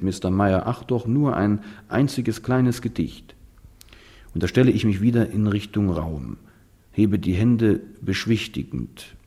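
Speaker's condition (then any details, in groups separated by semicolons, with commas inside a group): No condition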